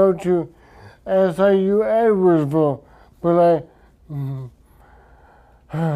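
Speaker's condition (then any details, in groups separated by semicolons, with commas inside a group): Traumatic brain injury; speech affected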